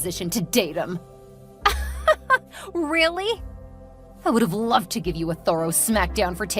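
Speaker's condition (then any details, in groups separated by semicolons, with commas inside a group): No condition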